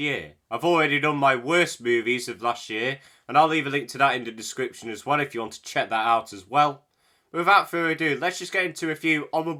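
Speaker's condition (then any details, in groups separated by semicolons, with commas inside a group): No condition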